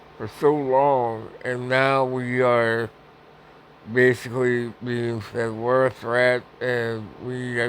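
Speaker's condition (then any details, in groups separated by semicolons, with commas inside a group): Parkinson's; speech impediment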